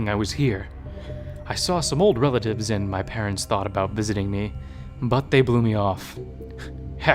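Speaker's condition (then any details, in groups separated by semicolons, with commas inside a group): No condition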